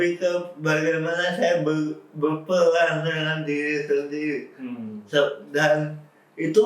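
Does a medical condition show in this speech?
Yes: cerebral palsy.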